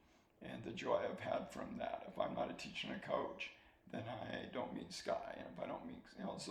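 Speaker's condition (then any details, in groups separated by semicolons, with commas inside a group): ALS; soft spoken, swallowing getting harder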